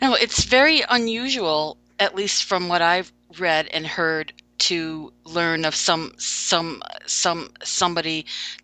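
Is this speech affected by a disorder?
Yes: stuttering; stuttering since age five, covert for most of life after early criticism from father and teacher; still stutters; hid stuttering, avoided speaking situations, did not speak up in class; here repeated sounds.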